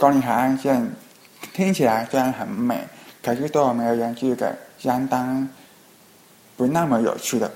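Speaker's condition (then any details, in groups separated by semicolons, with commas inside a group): Hearing impairment; Skype video calls hard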